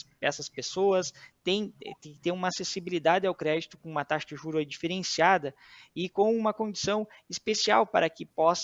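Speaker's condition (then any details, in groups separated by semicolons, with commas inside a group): No condition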